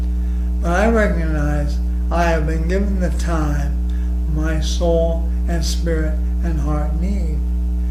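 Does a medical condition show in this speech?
Yes: ALS.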